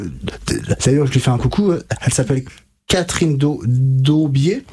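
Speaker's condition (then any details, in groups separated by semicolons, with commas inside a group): Stuttering; onset age 5 to 6, untreated, from about 20 several years therapy with Catherine Daubier, Nancy; age 33, about 28 years since onset, uses fluency techniques from stuttering therapy; blocks and repetitions now, from 5 to 20 could not say sentence without blocking, gestured fingers; repeated sounds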